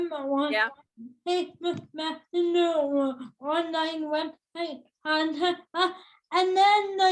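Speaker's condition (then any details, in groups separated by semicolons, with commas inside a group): Cerebral palsy, spastic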